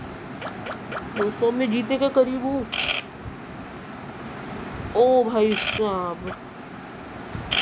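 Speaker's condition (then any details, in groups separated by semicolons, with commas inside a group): No condition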